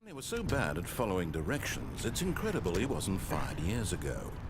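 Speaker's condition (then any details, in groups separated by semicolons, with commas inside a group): No condition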